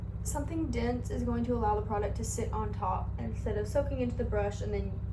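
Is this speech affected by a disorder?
No.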